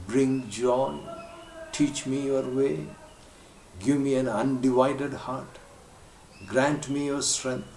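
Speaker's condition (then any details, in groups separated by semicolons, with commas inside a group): No condition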